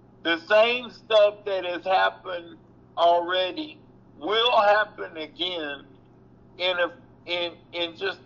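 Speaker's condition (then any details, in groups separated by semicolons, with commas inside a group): Cerebral palsy; previously off feet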